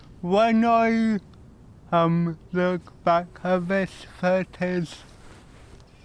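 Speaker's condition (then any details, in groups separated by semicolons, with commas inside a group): Cerebral palsy; speech improved over time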